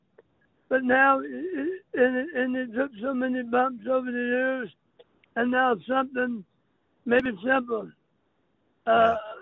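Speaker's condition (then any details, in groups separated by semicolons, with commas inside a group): Throat cancer; speech impediment, sounds like a very unique accent, may be hard to understand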